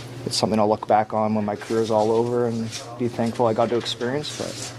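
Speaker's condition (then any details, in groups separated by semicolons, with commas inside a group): No condition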